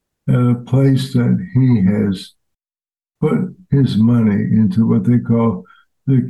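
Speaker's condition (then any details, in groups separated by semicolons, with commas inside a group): ALS; fatal progressive disease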